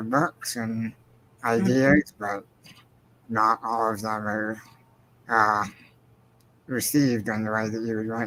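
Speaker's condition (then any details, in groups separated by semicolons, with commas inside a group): Spinal muscular atrophy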